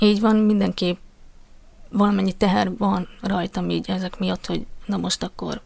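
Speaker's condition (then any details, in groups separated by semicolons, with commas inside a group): Deafness; cochlear implant 2.5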